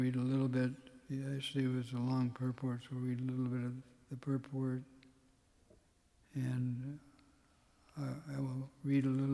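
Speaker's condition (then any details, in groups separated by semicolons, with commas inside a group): Parkinson's; tremor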